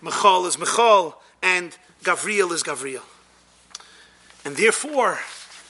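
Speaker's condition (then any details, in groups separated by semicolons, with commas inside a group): No condition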